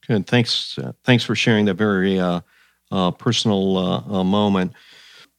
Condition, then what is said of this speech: None; typical speech.